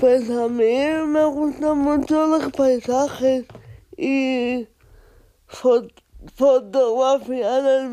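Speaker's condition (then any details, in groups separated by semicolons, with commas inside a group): Cerebral palsy; takes photographs with adapted cameras and systems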